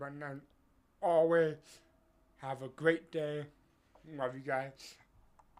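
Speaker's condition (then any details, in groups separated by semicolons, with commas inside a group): Cerebral palsy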